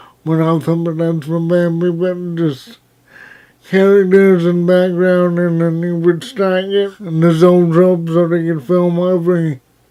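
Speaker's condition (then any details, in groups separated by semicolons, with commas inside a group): Cerebral palsy, spastic, severe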